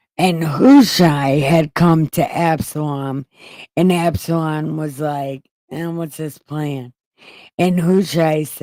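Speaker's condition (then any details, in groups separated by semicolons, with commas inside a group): Brain injury; right side numb including tongue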